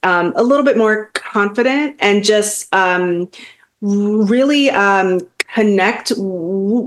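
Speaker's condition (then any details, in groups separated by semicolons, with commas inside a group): Stuttering; lifelong stuttering; long-standing fear of talking, past avoidance of carrying conversations, stuttering held back career; blocks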